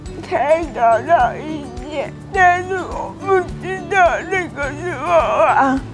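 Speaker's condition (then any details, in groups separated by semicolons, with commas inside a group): Cerebral palsy; limbs affected, hands lack fine control and range of movement, restricted by muscle tone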